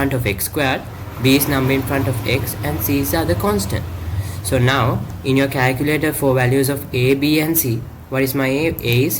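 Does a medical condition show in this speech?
No.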